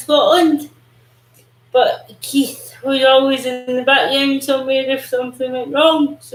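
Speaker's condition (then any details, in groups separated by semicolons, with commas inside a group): Cerebral palsy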